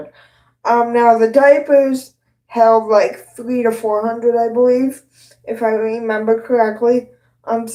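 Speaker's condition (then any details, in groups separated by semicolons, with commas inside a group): Cerebral palsy; both hands affected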